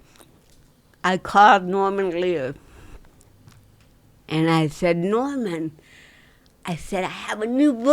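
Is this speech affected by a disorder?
Yes: cerebral palsy.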